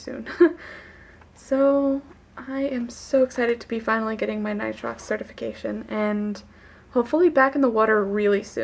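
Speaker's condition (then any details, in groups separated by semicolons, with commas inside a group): No condition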